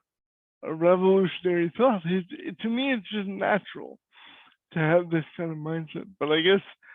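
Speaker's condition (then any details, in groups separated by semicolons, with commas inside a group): Cerebral palsy; cannot walk; voice is different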